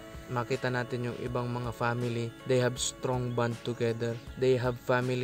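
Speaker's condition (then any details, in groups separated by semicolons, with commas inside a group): No condition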